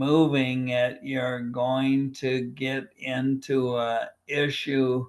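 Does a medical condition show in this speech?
Yes: primary lateral sclerosis, bulbar onset.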